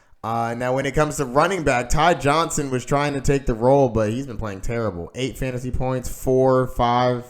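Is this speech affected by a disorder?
No.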